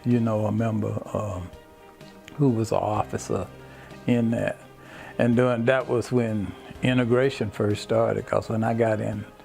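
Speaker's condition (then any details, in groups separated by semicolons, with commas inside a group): No condition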